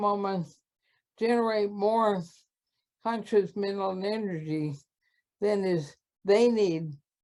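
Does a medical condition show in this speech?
Yes: ALS.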